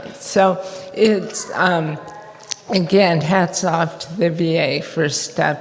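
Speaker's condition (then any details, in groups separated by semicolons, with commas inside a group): ALS; onset in feet, then hands and body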